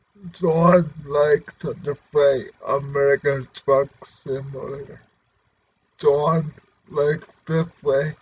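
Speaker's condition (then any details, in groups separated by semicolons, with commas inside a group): Cerebral palsy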